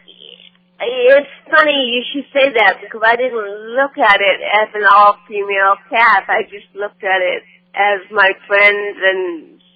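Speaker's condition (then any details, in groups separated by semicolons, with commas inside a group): Cerebral palsy; neonatal cyanosis or pneumonia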